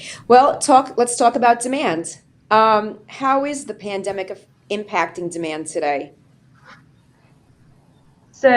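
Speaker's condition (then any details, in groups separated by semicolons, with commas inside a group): No condition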